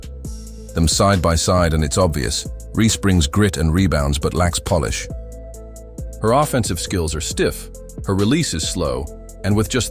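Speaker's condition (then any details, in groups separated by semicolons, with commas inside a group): No condition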